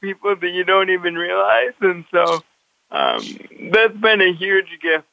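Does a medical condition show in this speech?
Yes: cerebral palsy; brain cannot reliably direct muscles.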